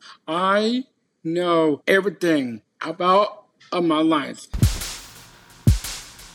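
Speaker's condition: Down syndrome; stutters when unsure what to say next while processing

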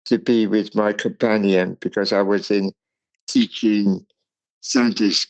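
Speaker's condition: Cerebral palsy; speech impairment

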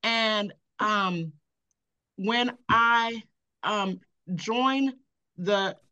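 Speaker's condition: Aphasia after stroke; cause stroke; seeing a therapist, keeps talking to improve; comprehends well but cannot repeat, viewer describes speech as clear

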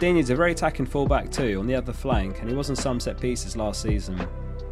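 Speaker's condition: No condition

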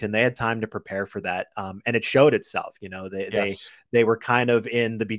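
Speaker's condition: No condition

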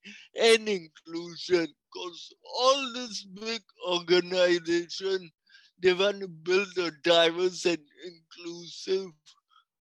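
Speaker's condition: Cerebral palsy; speech and coordination

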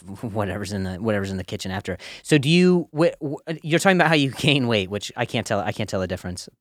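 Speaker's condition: Stutter, acquired neurogenic; lost motor skill function after sleeping on a softball concussion; about 10 years since onset, ongoing speech therapy and physical therapy; fears stuttering when talking to admired comics at the Comedy Store, eases with comfort; blocks

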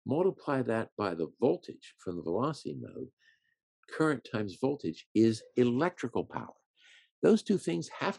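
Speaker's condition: No condition

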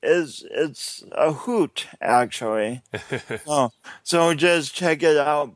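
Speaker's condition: Cerebral palsy; oxygen loss at birth

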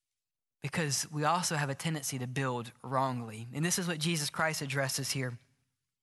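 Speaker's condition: No condition

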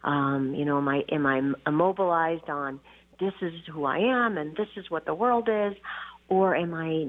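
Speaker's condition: No condition

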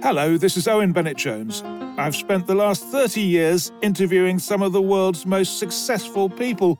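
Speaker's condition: No condition

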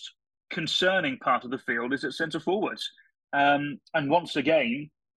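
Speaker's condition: No condition

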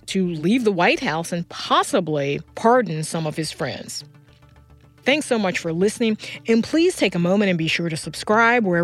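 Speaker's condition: No condition

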